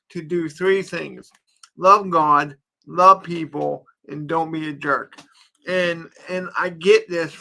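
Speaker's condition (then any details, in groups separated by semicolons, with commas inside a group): Cerebral palsy; from birth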